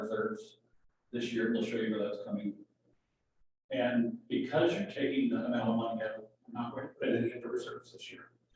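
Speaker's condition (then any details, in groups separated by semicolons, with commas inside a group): No condition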